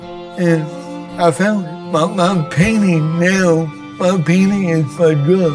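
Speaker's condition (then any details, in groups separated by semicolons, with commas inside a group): Cerebral palsy; from birth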